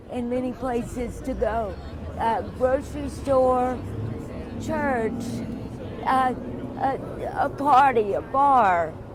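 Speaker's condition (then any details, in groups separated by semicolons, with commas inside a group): Cerebral palsy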